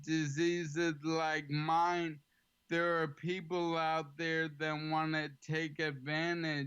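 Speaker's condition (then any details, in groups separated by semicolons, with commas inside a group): ALS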